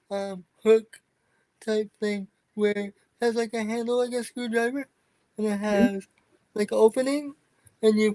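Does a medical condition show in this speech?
Yes: cerebral palsy; from birth, wheelchair user.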